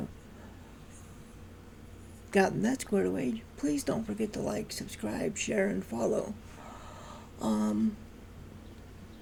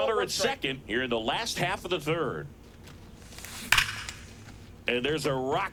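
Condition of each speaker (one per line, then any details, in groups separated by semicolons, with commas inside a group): Cerebral palsy
No condition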